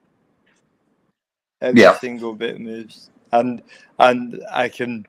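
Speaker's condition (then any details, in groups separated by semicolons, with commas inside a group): Cerebral palsy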